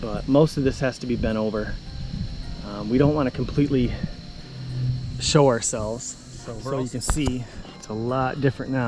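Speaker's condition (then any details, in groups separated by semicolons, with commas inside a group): No condition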